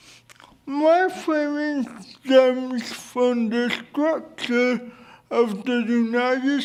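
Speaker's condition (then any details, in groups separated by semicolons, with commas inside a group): Cerebral palsy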